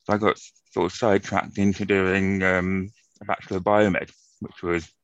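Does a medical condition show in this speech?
Yes: profound deafness, acquired from meningitis; profound deafness from meningitis at age 1.5, hearing aids in childhood, later cochlear implant with rehabilitation.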